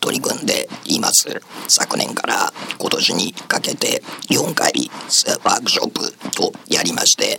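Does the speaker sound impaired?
Yes: laryngectomy, esophageal speech; 5 cm cervical esophageal cancer at esophageal entrance behind vocal cords, recurred after two years, larynx removed, reoperation; voice lost with larynx removal, single words came after a while, improves with practice.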